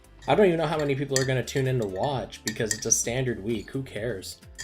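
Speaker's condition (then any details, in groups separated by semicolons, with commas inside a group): No condition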